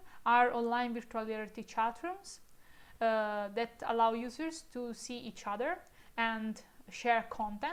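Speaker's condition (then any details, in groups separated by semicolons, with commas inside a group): No condition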